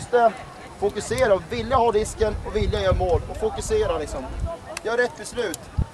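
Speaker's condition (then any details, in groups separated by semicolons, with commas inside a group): No condition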